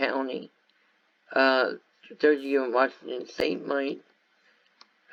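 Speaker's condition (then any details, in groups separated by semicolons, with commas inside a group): Cerebral palsy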